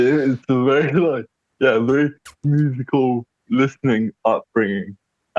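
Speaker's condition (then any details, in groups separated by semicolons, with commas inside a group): Cerebral palsy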